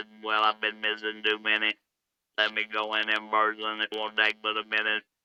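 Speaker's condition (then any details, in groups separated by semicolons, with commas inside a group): Laryngectomy, electrolarynx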